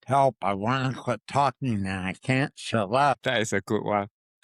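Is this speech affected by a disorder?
Yes: Parkinson's disease.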